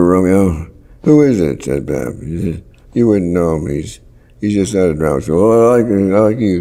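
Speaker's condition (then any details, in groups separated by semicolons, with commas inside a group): Parkinson's; worsening, often debilitating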